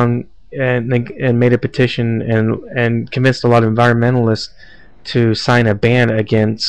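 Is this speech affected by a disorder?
No.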